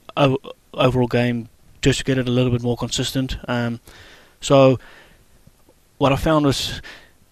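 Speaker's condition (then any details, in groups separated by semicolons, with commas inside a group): Stuttering; onset in childhood, persistent, not expected to go away, accepted around age 21-22; avoided speaking and phone calls while growing up, shy about way of speaking; repeated sounds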